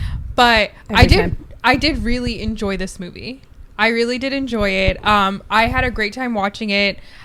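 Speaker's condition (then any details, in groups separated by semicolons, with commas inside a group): No condition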